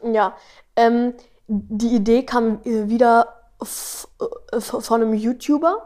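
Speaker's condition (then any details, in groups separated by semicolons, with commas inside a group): Stuttering; kassler stottertherapie, fluency shaping, daily home practice, parents trained, among most severe in group; age twelve, speaks better when slower; stutters much here, none singing melodies, some rapping without melody, little in own podcast, often fast; repeated sounds, prolonged sounds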